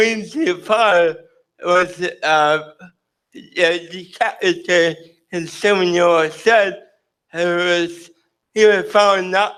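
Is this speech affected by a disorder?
Yes: cerebral palsy.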